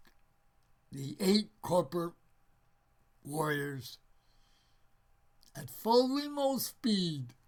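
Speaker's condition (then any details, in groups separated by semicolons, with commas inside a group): Parkinson's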